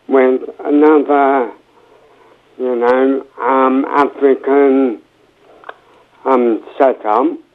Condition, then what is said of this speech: Cerebral palsy. Then I came out and I suffered with slight cerebral palsy, which obviously affects my speech and my coordination.